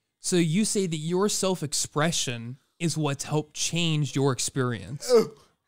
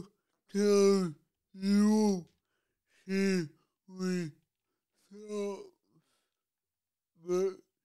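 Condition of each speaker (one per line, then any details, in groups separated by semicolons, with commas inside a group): No condition
Cerebral palsy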